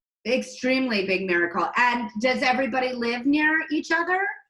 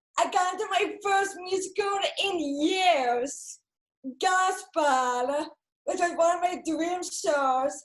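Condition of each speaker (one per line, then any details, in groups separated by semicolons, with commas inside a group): No condition
Cerebral palsy; present from birth; speech therapy throughout childhood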